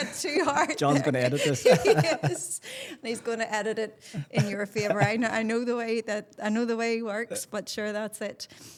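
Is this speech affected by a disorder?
No.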